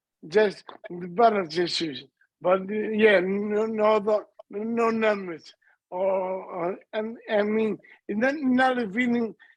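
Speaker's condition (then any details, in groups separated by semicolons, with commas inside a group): Multiple system atrophy; speech affected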